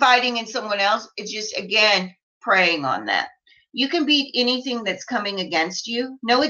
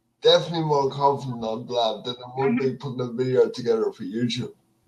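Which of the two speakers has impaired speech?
The second: cerebral palsy; cerebral palsy, affects balance and walking; speech affected.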